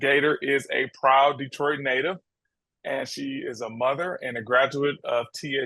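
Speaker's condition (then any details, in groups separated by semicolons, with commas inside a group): No condition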